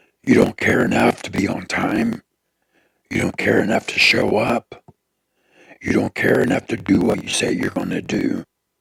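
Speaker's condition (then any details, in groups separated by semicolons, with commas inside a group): Throat cancer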